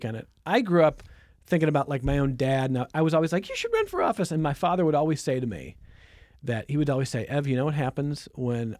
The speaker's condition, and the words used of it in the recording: None; typical speech.